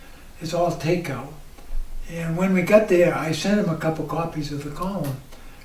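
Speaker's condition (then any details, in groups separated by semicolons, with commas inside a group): ALS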